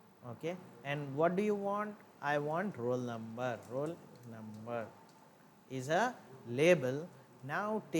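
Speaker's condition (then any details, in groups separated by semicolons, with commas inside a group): No condition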